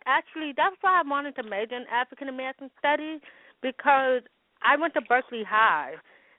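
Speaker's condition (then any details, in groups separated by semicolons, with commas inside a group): Hearing loss with speech impediment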